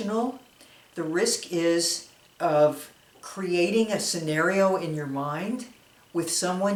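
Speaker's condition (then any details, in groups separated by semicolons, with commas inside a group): No condition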